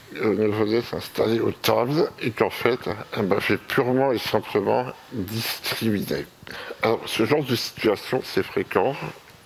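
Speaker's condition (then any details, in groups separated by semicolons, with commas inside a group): Myopathy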